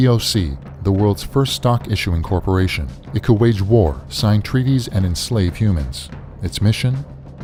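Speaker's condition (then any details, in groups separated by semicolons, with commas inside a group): No condition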